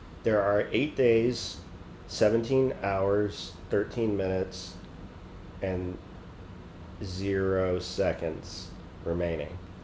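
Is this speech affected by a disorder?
No.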